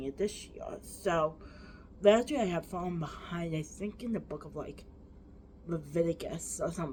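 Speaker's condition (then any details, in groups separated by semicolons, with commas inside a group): Cerebral palsy, quadriplegic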